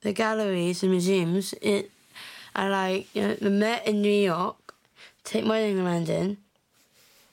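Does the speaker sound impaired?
Yes: Down syndrome.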